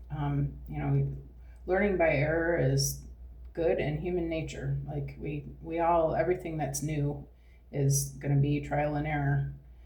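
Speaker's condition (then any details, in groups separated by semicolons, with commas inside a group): No condition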